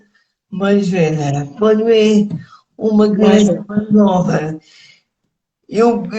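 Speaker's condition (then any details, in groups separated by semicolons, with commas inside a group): Cerebral palsy; speech affected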